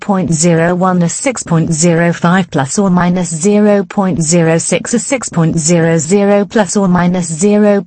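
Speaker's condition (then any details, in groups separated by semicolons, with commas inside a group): No condition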